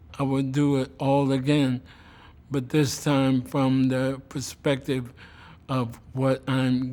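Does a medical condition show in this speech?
Yes: ALS; slurred speech early sign.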